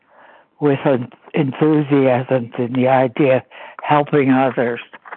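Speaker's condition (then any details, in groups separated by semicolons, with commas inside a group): Parkinson's disease; wheelchair user, had a stroke; recent medication change, stroke medication at too high a dose, neurologist involved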